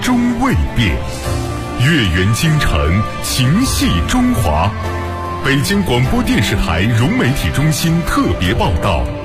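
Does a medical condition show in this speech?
No.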